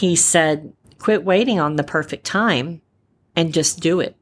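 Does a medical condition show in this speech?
Yes: repaired cleft palate, cleft palate without cleft lip; congenital cleft, roof of mouth only, single repair by plastic surgeon at about 9 months; only one surgery lifetime, repair looks excellent to examining doctors and dentists; uses voice for radio hosting, singing and public speaking.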